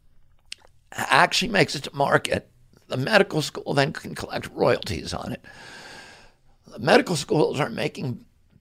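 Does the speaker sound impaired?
Yes: spasmodic dystonia; voice affected.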